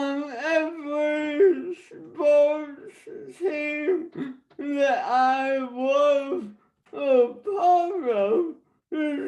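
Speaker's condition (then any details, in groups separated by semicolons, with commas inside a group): Traumatic brain injury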